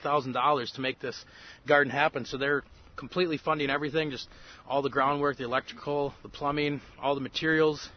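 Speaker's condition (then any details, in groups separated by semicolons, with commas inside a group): No condition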